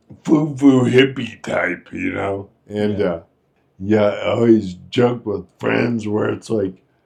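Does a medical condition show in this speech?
Yes: Friedreich's ataxia.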